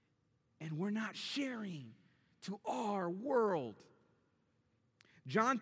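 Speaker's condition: No condition

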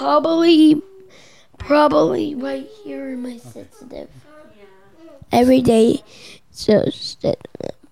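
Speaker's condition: Williams syndrome; genetic cause, diagnosed by geneticist after specialist referral, ear tubes placed at Children's Hospital; eight years old, former speech therapist Martha Davis, Bell Center, early physical and occupational therapy

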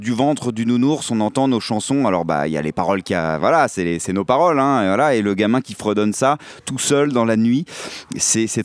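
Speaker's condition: No condition

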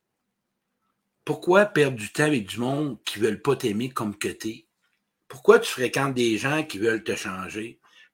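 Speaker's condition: No condition

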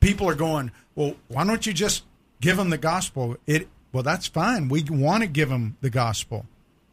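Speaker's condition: No condition

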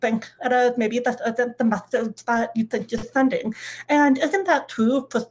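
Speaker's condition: Deafness; medical diagnosis, no sign language, relies on lip reading and captions; cannot hear voice calls or megaphones, needs to see faces, uses captioned video calls; able to talk, speech therapy for most of life

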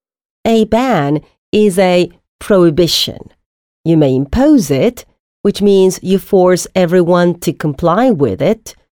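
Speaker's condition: No condition

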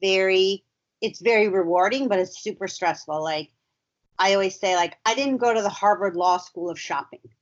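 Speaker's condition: No condition

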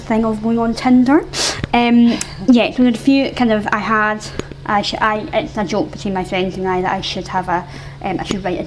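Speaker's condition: Isolated cleft palate; congenital isolated cleft palate, lip not involved, surgeries through childhood and adulthood, jaw surgery for underbite from impaired jaw growth; age 26, near end of cleft treatment; noticeable speech difference, bar staff often not understanding, partner first took it for accent, sometimes exaggerated at cleft events

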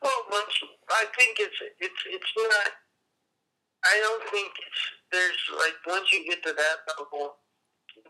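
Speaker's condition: Cerebral palsy; appearance likened to Parkinson's

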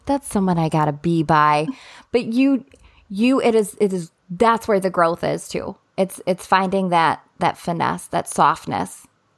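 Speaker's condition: No condition

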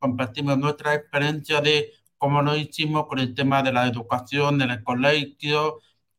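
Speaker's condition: Hearing loss with cochlear implant; cochlear implant surgery

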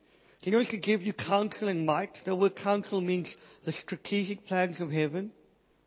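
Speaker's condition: Cleft palate, Pierre Robin syndrome

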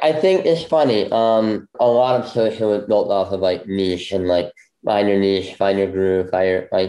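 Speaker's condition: Bilateral cleft lip; congenital bilateral

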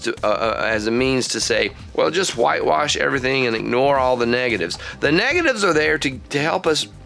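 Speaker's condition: No condition

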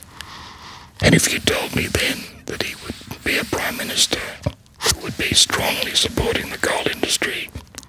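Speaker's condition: Laryngectomy, voice prosthesis

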